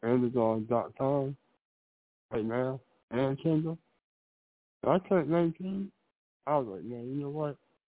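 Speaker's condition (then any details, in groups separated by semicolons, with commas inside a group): Muscular dystrophy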